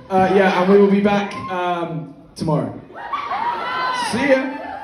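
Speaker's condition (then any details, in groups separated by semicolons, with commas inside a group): No condition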